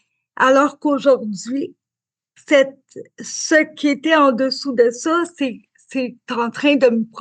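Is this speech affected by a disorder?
Yes: cerebral palsy; spastic diplegic.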